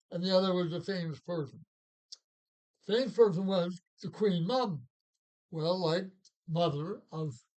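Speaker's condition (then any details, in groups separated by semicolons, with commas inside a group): Parkinson's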